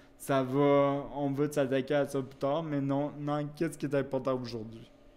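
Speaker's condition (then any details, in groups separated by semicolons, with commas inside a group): Cerebral palsy; wheelchair use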